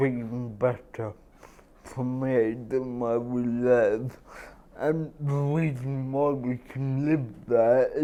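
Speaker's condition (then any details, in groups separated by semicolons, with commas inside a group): Cerebral palsy; caused by birth injury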